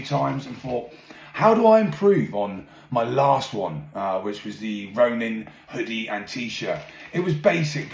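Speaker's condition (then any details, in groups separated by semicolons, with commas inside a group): No condition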